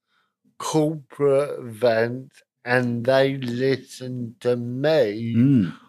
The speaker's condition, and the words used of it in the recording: Cerebral palsy. I would say I'm middle range because I shake, I walk a bit funny and I talk a bit funny.